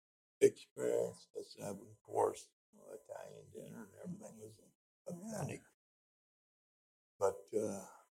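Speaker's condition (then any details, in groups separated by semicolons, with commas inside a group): Speech impediment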